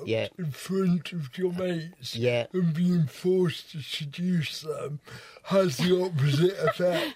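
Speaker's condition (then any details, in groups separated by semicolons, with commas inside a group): Cerebral palsy; wheelchair user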